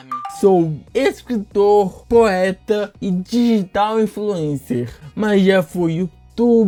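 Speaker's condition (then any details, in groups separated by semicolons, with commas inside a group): Cerebral palsy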